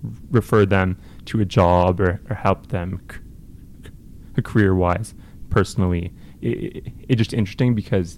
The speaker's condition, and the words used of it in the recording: Stuttering. It can change by the week, by the day.